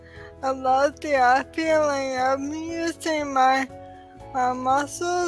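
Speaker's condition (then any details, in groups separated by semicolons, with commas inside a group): ALS; sporadic form, onset in pinky finger; over 5 years since onset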